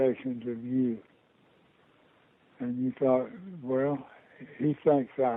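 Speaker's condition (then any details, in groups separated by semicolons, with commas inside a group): Parkinson's disease; diagnosed about two years ago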